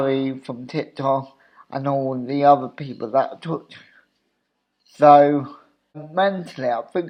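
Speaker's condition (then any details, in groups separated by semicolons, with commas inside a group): Cerebral palsy; obvious speech impediment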